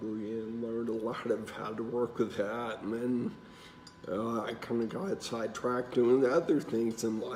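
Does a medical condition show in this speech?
Yes: traumatic brain injury; caused by failed tumor surgery.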